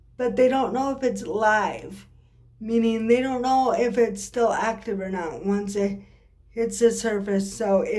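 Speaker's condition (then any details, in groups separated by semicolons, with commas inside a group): Cerebral palsy; occasional swallowing problems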